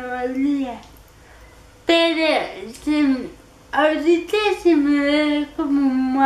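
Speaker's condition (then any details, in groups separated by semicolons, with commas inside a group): Cerebral palsy; physical disability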